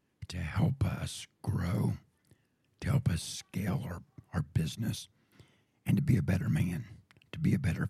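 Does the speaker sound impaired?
Yes: throat cancer surgery, voice box tumor; tumor paralyzed vocal cords, surgeon warned whole larynx might be removed, speech after surgery uncertain.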